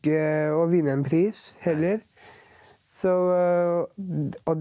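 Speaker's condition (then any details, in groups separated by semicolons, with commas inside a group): Down syndrome; present since birth; age 43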